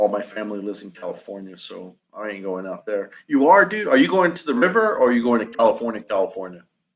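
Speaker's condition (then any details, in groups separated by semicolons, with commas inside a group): No condition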